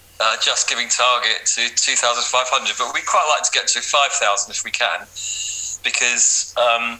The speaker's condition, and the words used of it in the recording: None; typical speech.